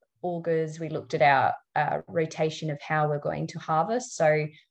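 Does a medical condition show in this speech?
No.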